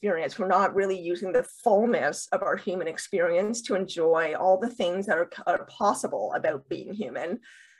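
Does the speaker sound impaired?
Yes: deafness with cochlear implants, bilateral cochlear implants; two cochlear implants, two major implant surgeries, would be unable to communicate without implants.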